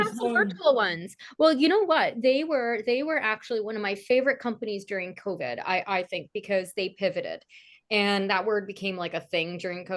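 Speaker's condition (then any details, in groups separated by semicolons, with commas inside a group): No condition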